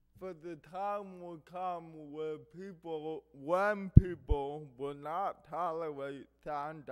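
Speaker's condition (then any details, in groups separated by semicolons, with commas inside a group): Cerebral palsy; affects hearing and speech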